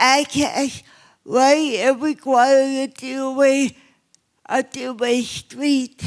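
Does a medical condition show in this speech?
Yes: cerebral palsy; obvious speech impairment.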